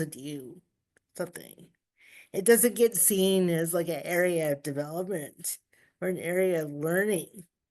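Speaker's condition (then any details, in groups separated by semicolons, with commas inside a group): Cerebral palsy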